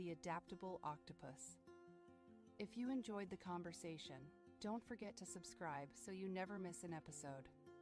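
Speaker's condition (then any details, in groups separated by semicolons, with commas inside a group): No condition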